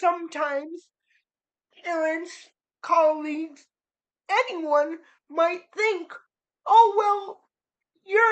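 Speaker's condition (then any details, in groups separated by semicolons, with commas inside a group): Cerebral palsy; spastic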